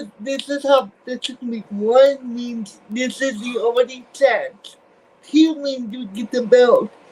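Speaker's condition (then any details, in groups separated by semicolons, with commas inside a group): Cerebral palsy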